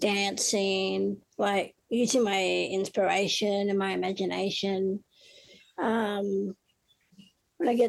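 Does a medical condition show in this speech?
Yes: Down syndrome.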